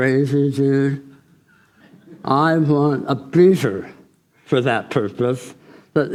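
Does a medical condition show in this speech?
Yes: tongue cancer surgery.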